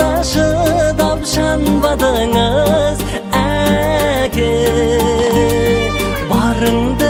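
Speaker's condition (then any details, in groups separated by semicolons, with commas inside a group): No condition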